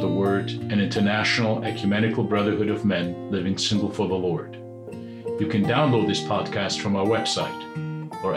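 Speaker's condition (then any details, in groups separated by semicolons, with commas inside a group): No condition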